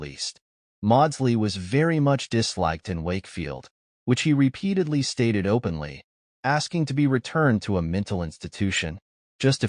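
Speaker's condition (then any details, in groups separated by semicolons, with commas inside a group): No condition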